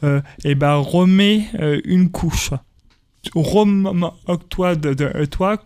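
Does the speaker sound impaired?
Yes: stuttering; stuttering since early childhood at school, speech therapy helped, told elimination almost impossible; stuttering persists, described by him as an accent; here repeated sounds, prolonged sounds.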